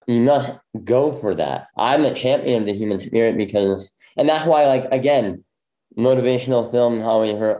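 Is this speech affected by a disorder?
Yes: bilateral cleft lip; congenital bilateral.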